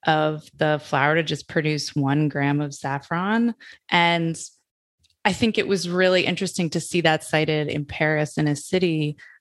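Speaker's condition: No condition

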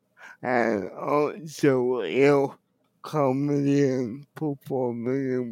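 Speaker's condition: Cerebral palsy; wheelchair user

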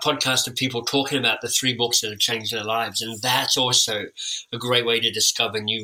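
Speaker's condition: Cleft lip and palate; orthodontic treatment

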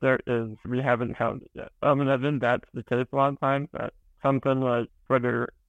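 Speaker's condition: Spinal muscular atrophy

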